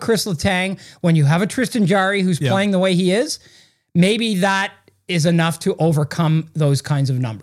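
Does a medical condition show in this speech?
No.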